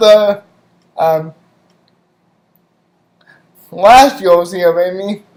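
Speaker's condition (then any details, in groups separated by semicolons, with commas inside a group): Cerebral palsy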